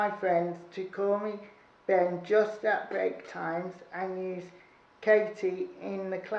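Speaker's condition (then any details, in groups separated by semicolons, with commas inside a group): Cerebral palsy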